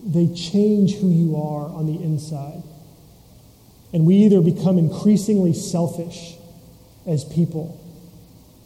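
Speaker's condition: No condition

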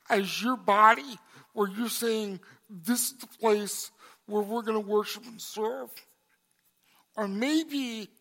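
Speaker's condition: Cerebral palsy; congenital

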